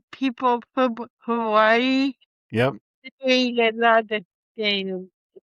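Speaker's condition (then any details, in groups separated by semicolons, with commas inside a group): Cerebral palsy; from birth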